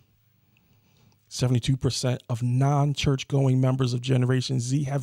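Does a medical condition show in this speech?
No.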